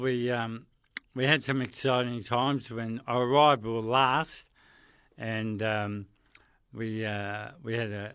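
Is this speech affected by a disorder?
Yes: motor neurone disease; progressive, terminal, onset in hands, spread up arms and across back; voice affected, speech noticeably changed.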